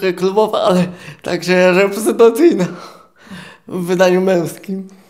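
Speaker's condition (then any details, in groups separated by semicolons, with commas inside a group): Cerebral palsy, quadriplegic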